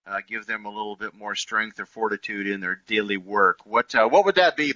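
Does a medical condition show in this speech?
No.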